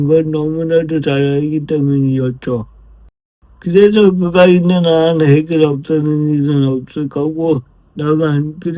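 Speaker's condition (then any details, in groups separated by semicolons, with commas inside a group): Brain lesion disability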